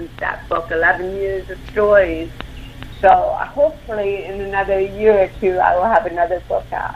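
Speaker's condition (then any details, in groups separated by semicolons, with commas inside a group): Cerebral palsy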